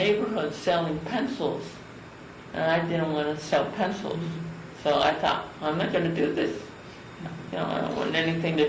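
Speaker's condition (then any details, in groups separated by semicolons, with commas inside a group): Cerebral palsy; from birth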